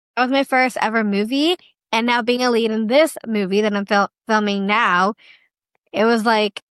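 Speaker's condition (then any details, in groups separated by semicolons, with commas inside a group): Down syndrome; duplicate of the 21st chromosome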